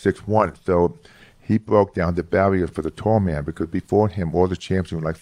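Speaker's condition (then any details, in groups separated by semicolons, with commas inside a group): Hearing loss; severe childhood speech impediment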